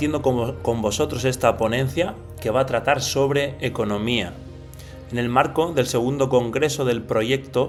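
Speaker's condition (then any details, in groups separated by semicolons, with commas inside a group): No condition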